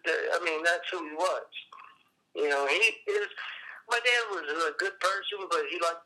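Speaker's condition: Cerebral palsy; appearance likened to Parkinson's

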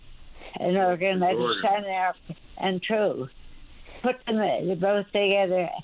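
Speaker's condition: Speech impediment after stroke, mild

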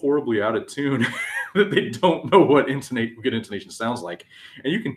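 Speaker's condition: No condition

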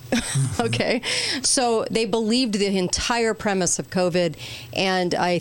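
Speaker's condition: No condition

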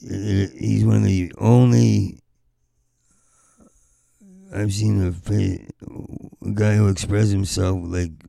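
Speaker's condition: Parkinson's; short on sleep

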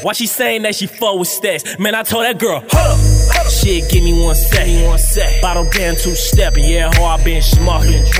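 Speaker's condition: No condition

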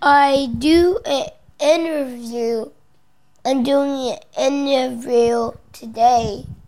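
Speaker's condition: Williams syndrome; Bell Center

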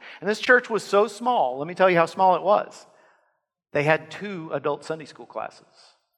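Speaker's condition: No condition

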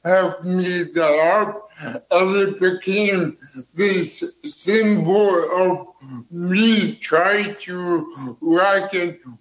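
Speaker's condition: Cerebral palsy

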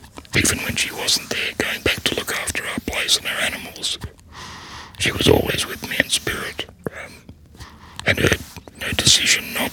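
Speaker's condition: Laryngectomy, voice prosthesis

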